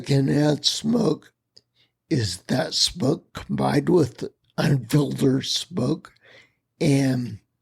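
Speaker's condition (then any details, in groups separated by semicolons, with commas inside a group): Spinocerebellar ataxia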